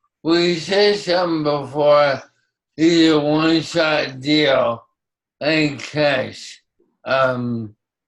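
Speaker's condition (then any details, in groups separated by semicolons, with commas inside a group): ALS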